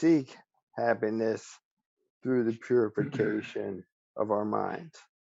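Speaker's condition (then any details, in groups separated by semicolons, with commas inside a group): ALS; speech still preserved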